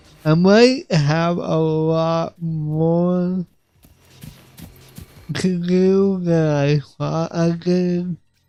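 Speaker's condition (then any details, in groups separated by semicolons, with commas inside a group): Cerebral palsy; affects voice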